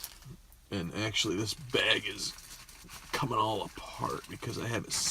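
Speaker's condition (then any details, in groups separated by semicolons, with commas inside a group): No condition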